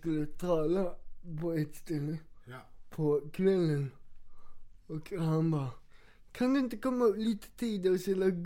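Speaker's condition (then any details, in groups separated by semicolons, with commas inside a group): Cerebral palsy; wheelchair user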